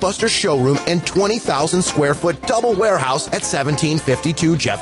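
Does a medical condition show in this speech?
No.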